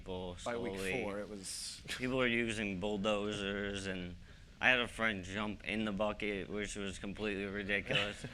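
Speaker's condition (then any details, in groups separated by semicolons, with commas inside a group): ALS; young-adult onset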